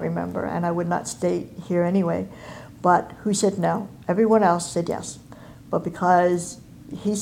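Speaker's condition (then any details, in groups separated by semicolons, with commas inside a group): Cleft palate and cleft lip; congenital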